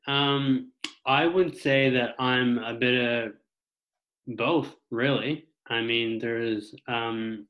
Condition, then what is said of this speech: Stuttering. You know, one day it could be absolutely fine talking to the two of you, and right now, knock on wood, it's pretty fine.